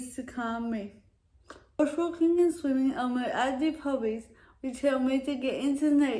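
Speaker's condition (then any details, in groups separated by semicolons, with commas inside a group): Cerebral palsy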